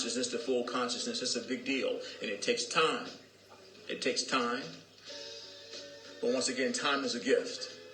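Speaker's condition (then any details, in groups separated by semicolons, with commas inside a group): No condition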